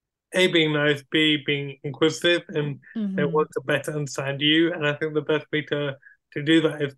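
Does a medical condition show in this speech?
Yes: cerebral palsy; wheelchair user.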